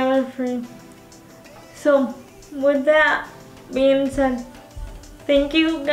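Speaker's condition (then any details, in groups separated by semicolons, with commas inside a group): Cerebral palsy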